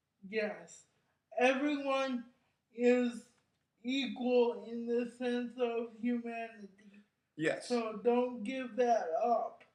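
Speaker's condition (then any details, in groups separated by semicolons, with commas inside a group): Cerebral palsy; brain injury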